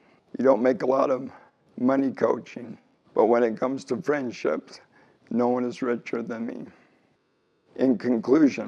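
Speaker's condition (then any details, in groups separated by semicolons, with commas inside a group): ALS; slow-progressing form, feeding tube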